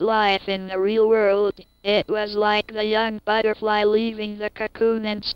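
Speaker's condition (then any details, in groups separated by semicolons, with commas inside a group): Cerebral palsy; cannot move limbs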